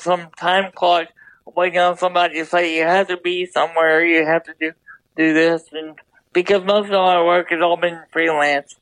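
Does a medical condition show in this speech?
Yes: double hemiplegia cerebral palsy; right side weaker than left, left brain involvement, horse therapy since age 5.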